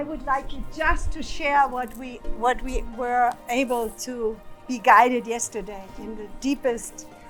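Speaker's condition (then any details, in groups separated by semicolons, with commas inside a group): No condition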